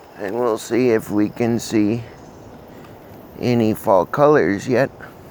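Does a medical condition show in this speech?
Yes: cerebral palsy.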